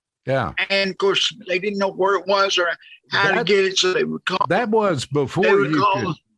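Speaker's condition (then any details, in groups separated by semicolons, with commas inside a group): Cerebral palsy, severe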